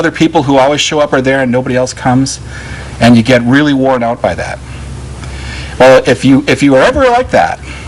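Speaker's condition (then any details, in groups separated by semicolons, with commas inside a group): No condition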